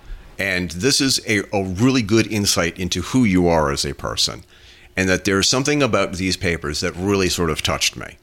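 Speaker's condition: No condition

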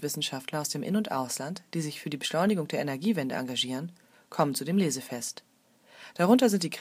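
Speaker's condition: No condition

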